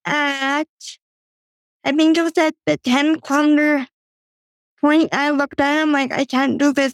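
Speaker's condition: Cerebral palsy; from birth, doctors predicted never walking, took first steps, walks with walker, first tricycle at age 12

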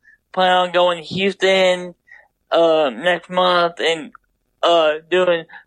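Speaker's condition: Double hemiplegia cerebral palsy

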